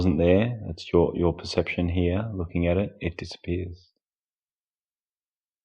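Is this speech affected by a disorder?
No.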